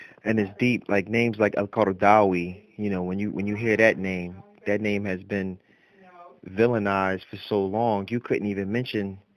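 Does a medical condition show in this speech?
No.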